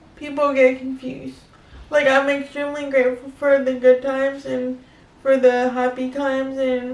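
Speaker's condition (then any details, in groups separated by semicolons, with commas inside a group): Cerebral palsy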